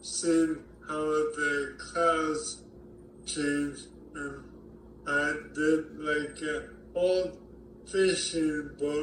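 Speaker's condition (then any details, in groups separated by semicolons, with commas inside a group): ALS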